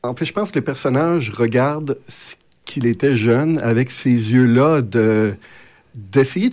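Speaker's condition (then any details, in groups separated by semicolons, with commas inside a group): Stuttering; lifelong stuttering, genetic component stated, psychological and physiological wall to cross each time to speak; often unable to get words out when speaking; blocks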